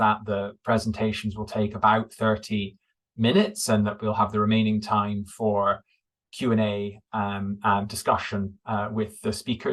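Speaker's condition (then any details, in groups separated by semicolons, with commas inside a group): No condition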